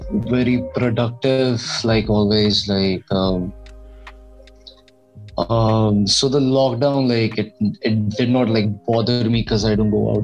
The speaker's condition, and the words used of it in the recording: Stuttering. He is the person who just spits bars in that particular unique tone, and then he murders that particular verse and he stammers.